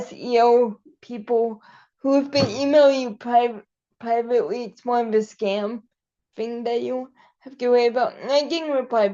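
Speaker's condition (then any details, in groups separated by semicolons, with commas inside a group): Cerebral palsy; able to articulate and speak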